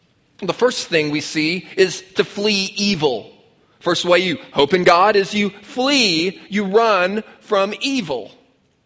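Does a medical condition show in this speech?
No.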